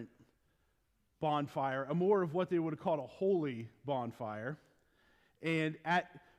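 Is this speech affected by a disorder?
No.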